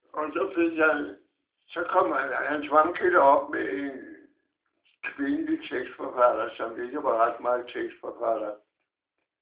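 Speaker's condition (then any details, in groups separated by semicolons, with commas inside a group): Parkinson's disease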